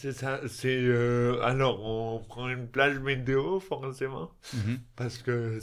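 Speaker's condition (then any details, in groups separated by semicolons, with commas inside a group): Dystonia; elocution difficulties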